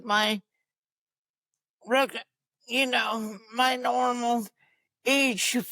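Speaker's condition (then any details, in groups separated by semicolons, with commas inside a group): Cerebral palsy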